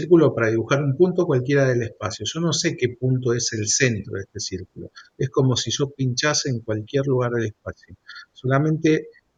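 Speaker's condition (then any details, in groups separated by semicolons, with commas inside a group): No condition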